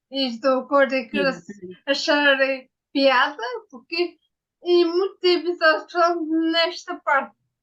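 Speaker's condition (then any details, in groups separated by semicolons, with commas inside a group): Ataxia; acquired, brain injury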